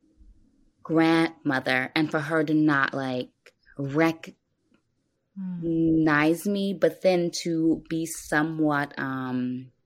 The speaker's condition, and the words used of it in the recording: Stuttering. Man, okay, so prior to starting, I just like to like start out by saying that I stutter, and so just so that like people who hear this know